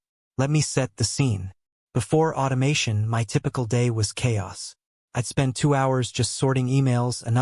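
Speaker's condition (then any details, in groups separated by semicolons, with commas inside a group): No condition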